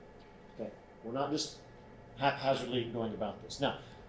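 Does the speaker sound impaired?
No.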